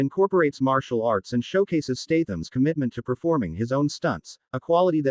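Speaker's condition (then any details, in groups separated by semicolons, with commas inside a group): No condition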